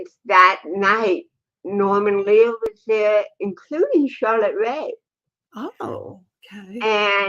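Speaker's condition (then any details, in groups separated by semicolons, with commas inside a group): Cerebral palsy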